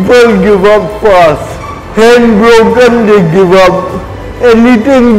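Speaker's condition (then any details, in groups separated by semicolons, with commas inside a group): Cerebral palsy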